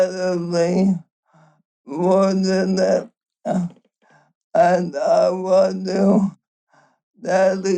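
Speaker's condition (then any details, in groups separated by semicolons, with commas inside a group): ALS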